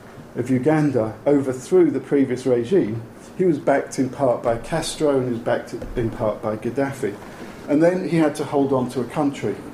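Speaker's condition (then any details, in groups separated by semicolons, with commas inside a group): No condition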